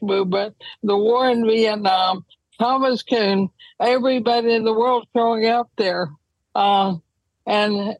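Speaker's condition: ALS; wheelchair use when traveling

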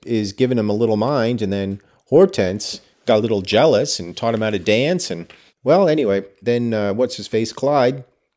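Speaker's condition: No condition

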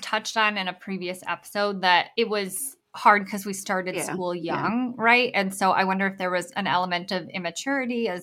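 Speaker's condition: Bilateral cleft lip and palate; congenital

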